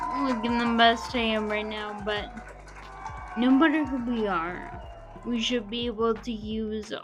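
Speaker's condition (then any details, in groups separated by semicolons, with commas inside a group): Friedreich's ataxia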